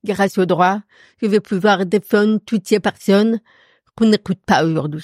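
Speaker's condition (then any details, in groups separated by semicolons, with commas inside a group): Profound congenital deafness; could not speak in early childhood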